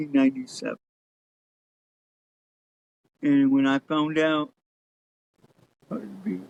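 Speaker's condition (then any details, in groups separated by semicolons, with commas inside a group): Cerebral palsy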